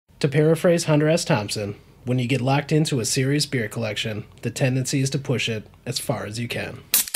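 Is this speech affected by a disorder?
No.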